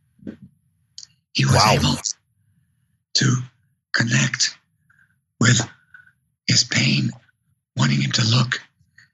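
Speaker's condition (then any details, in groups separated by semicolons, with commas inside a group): Vocal cord paralysis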